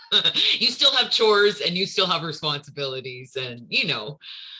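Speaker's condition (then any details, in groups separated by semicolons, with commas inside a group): No condition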